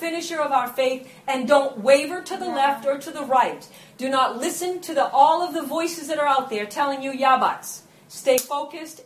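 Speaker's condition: No condition

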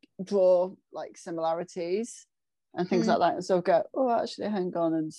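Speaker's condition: No condition

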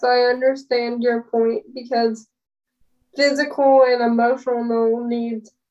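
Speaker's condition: Spastic cerebral palsy, spastic, with dystonia, all four limbs

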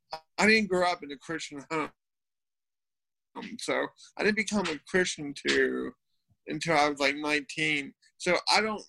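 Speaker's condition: Cerebral palsy; cerebral palsy since birth

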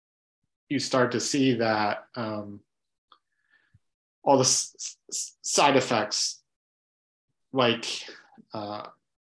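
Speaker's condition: Stuttering; stuttering since childhood, fear, shame and avoidance for over 20 years; avoidance reduction therapy, eye contact work first, then open stuttering; shows all stuttering openly, keeps eye contact, formerly exhausted after each stuttering moment; repeated sounds, prolonged sounds

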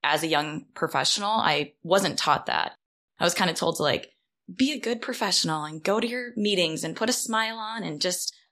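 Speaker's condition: No condition

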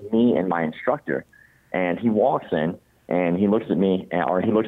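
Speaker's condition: Cleft palate; congenital

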